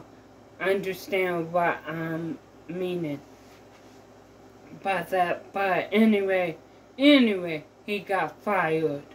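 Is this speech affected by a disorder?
Yes: mild cerebral palsy.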